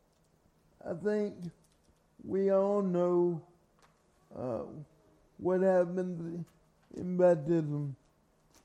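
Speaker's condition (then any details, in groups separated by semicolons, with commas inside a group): Cerebral palsy; carried everywhere by parents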